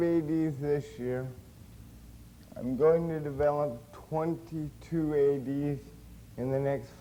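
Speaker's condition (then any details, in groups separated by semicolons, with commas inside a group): Cerebral palsy; since birth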